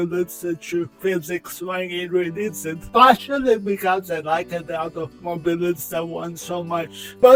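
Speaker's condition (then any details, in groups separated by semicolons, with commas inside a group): Cerebral palsy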